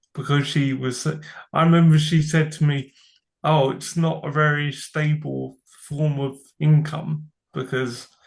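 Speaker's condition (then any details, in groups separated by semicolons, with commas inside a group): Cerebral palsy; from birth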